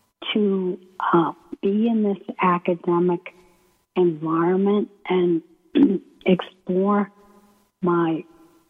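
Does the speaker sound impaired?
Yes: ALS; symptoms within month of VA pre-doctoral internship, diagnosed after year of testing, wheelchair user; about two years since diagnosis, progressed, can no longer scoot across, uses Beasy transfer board; weak breathing muscles, hard to breathe and speak, may sound weak or unclear, paces speech, pauses.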